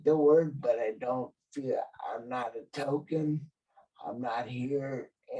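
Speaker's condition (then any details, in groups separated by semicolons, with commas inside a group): Cerebral palsy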